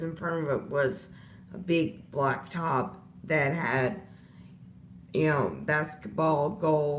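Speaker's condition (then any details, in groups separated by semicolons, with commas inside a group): Disability causing slurred speech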